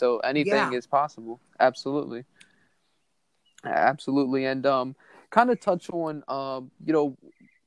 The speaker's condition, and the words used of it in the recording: No condition.